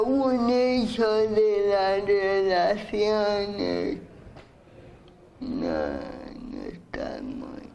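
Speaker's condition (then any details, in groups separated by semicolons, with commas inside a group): Cerebral palsy; speaks with difficulty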